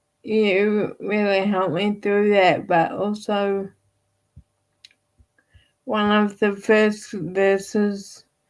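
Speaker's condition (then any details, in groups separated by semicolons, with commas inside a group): Friedreich's ataxia; wheelchair user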